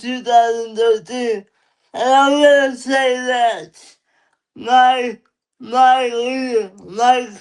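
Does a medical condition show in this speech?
Yes: cerebral palsy; lifelong; limited energy.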